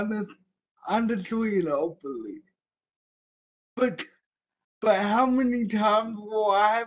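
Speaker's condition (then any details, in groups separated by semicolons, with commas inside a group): Cerebral palsy; from birth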